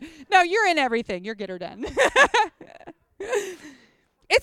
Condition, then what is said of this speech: No condition.